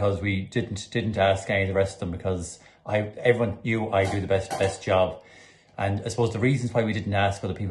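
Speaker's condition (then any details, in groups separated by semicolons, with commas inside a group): No condition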